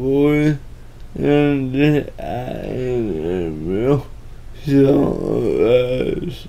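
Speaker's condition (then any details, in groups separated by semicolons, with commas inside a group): Cerebral palsy; atypical speech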